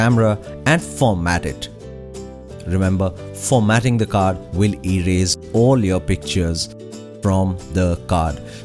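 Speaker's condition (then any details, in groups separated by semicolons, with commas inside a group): No condition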